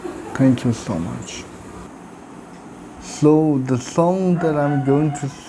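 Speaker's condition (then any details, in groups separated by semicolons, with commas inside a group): Cerebral palsy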